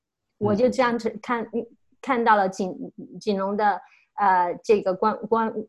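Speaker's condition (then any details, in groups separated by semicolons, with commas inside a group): Stuttering; since childhood, not yet overcome, may never overcome; still stutters; no stuttering when talking to self, stutters when talking with others; repeated sounds, repeated words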